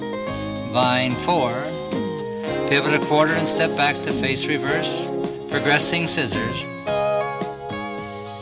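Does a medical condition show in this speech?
No.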